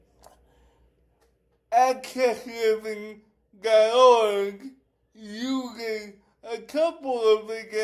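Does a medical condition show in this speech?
Yes: cerebral palsy; affects speech.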